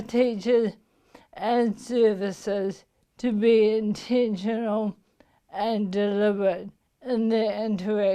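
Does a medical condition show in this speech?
Yes: motor neuron disease.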